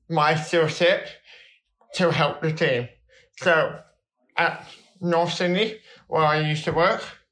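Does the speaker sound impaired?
Yes: cerebral palsy.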